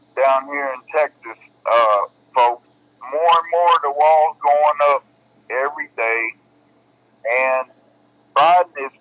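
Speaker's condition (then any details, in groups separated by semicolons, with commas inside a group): Cerebral palsy; bedbound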